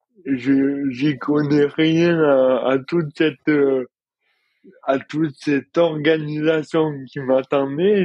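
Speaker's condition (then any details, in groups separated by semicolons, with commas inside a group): Dystonia; from birth, involuntary contractions, affects fine motor skills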